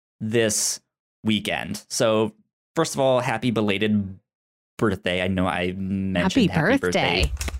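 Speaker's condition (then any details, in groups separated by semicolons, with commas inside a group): Stutter; self-reported stutter; expects stutter to be an obstacle for some listeners; repeated sounds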